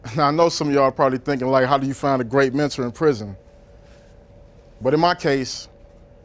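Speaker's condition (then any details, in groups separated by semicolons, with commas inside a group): No condition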